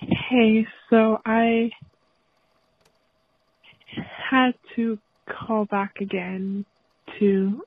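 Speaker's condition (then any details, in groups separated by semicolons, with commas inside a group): Stuttering; stuttering for about 12 years; ongoing stutter; blocks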